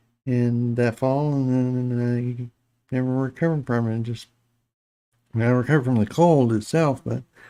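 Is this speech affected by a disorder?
Yes: Parkinson's disease.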